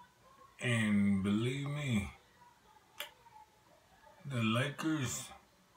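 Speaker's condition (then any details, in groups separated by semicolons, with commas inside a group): Multiple sclerosis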